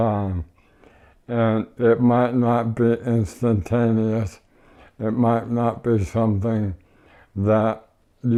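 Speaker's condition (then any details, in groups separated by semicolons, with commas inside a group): ALS; power wheelchair, no tracheostomy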